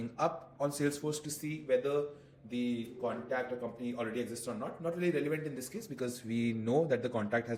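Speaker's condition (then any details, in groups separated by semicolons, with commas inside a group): No condition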